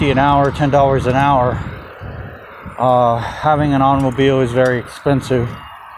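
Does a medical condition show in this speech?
No.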